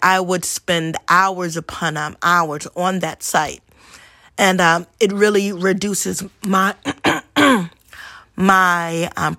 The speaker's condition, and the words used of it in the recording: Stuttering. Next, I suffer from a traumatic brain injury, which makes me forget words sometimes